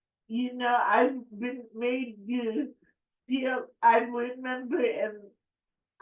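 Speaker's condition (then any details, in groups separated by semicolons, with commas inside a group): Cerebral palsy; affects speech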